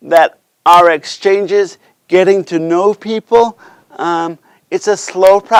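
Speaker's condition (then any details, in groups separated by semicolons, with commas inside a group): Cerebral palsy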